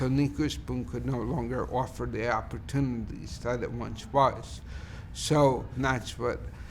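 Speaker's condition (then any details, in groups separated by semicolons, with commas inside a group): Cerebral palsy; speech primarily affected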